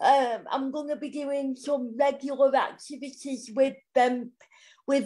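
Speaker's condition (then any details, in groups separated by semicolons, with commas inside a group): Cerebral palsy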